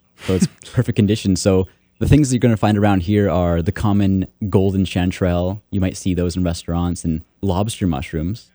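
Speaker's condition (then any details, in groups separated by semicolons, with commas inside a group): No condition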